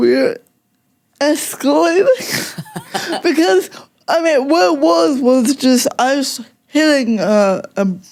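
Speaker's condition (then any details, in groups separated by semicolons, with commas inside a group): Cerebral palsy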